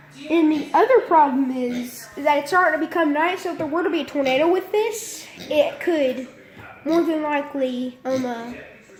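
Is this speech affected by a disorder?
No.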